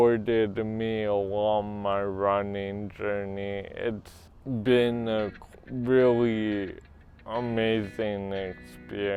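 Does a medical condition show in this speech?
Yes: cerebral palsy.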